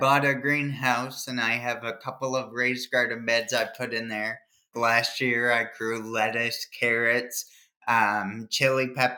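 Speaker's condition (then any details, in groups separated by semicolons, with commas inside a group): Cerebral palsy; brain injury from oxygen loss at fast birth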